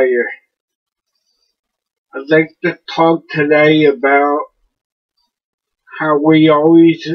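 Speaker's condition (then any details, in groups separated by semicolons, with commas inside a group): Cerebellar ataxia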